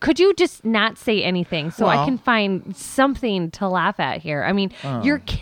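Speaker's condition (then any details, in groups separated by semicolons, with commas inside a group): No condition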